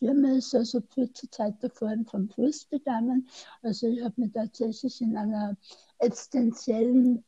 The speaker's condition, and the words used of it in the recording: Tongue cancer surgery. Ich möchte auch kurz erwähnen, dass du Zungenkrebs hattest und ein bisschen eingeschränkt bist in der Sprache